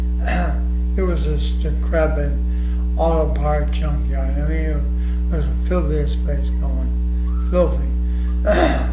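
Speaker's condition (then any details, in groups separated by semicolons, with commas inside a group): ALS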